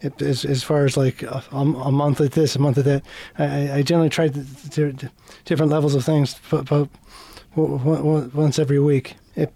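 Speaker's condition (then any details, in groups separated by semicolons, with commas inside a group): Parkinson's disease; Parkinson's disease diagnosed 17 years ago, progressive, affects walking, talking, swallowing and drinking; medication slowed progression to tolerable, trying medical cannabis, high-CBD low-THC pen helped sleep; must think before talking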